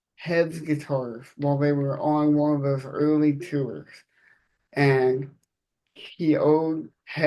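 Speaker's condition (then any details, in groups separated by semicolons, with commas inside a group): Cerebral palsy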